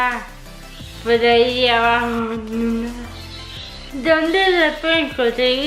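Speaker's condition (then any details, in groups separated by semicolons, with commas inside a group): Cerebral palsy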